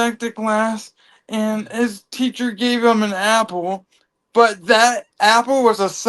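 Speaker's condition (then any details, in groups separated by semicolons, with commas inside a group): Cerebral palsy; from birth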